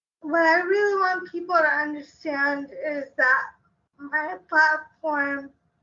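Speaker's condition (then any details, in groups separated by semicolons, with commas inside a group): Cerebral palsy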